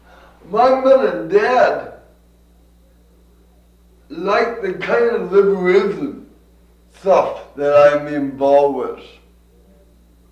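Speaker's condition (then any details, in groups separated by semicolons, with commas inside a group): Cerebral palsy; from birth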